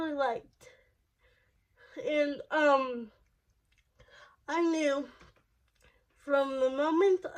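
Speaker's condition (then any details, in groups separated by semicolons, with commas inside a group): Cerebral palsy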